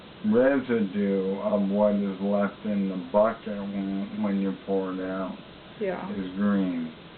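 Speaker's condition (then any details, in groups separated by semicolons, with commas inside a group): ALS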